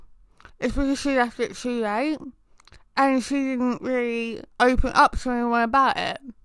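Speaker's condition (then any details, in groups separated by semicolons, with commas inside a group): Tongue cancer; oral cancer starting as tongue patch, spread to neck lymph nodes, HPV suspected trigger, late presentation; chemotherapy, no spread beyond lymph nodes, windpipe clear on x-ray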